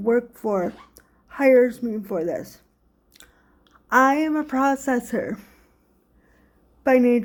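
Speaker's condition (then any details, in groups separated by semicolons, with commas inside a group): Cerebral palsy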